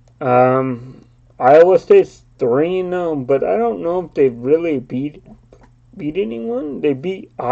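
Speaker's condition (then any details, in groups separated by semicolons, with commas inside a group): Cerebral palsy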